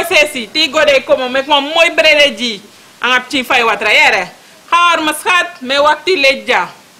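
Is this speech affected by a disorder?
No.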